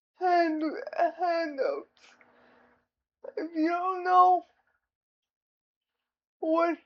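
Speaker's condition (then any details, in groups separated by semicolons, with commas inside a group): Cerebral palsy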